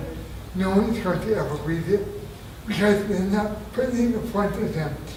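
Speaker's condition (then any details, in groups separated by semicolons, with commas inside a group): Traumatic brain injury; near-fatal injury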